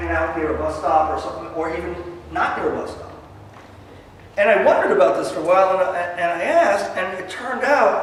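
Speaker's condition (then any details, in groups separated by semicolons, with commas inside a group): No condition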